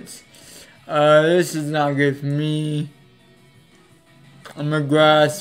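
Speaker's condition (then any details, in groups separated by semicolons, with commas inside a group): Cerebral palsy; affects legs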